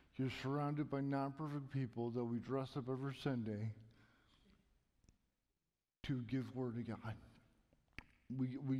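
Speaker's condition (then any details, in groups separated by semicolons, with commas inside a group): Cerebral palsy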